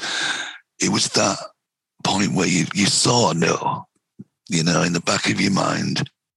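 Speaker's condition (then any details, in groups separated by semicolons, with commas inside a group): Vocal cord cancer, head and neck cancer, right vocal cord; weak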